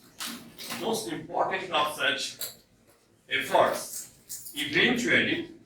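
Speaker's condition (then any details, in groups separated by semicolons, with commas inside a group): No condition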